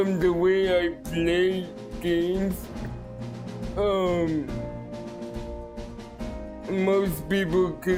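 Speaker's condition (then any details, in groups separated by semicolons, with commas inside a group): Cerebral palsy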